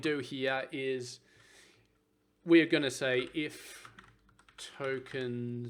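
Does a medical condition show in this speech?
No.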